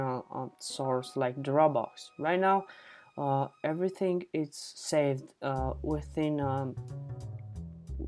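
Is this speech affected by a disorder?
No.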